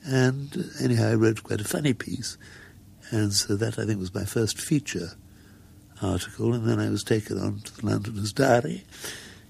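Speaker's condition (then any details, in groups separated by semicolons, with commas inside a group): Muscular dystrophy; progressive, death predicted at 16 but now nearly 70, wheelchair user, walked earlier; gradually able to do less, helped around by carers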